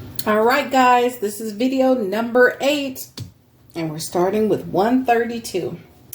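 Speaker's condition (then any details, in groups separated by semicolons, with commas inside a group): No condition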